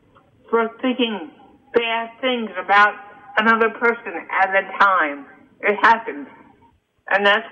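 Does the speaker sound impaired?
Yes: cerebral palsy and hearing loss; congenital cerebral palsy and hearing loss from birth, seen by 7-9 doctors in New Jersey, told would never walk; almost 51 years old.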